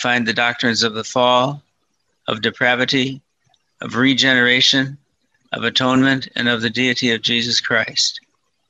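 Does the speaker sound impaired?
Yes: Parkinson's disease, mild.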